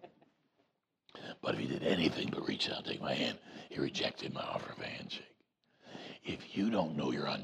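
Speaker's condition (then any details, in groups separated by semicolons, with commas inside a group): Voice box removal needed; voice box removal advised, saw doctor for more details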